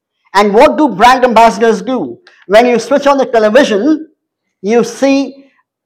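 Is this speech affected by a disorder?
Yes: cleft palate; congenital cleft palate.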